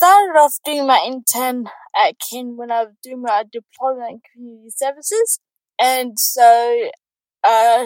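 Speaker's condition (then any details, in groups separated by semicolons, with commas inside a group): Cerebral palsy; born in New Zealand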